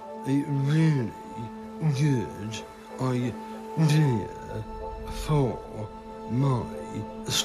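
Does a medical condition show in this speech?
Yes: Down syndrome; three copies of chromosome 21, from birth; age 38; told when very young would never read or speak.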